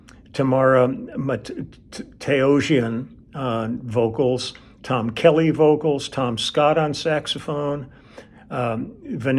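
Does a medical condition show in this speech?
No.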